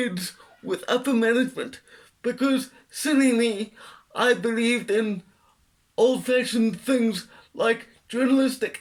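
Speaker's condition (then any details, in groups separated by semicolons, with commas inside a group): Quadriplegic cerebral palsy, severe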